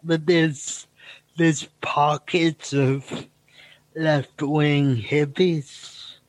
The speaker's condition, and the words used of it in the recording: Cerebral palsy. I know the amount of time I'm gonna be speaking and how many uh, words I can get in.